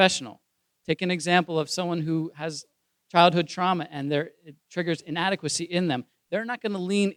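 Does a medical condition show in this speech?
No.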